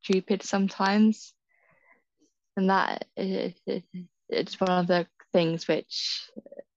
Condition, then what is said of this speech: Stuttering. They'd have no idea I had a stammer until I opened my mouth.